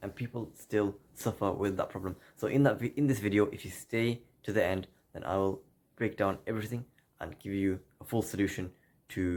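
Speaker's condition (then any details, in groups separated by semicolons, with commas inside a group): No condition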